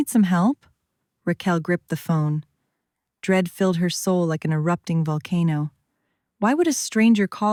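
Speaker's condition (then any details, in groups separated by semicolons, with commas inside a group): No condition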